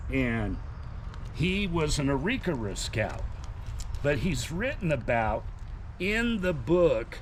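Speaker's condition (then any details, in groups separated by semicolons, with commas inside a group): No condition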